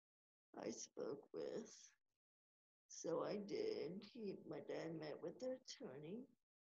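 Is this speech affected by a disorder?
Yes: cerebral palsy; from birth, fever after birth, moved to Stillwater Oklahoma, diagnosed soon after, hip surgery around 11; age 32, wheelchair user.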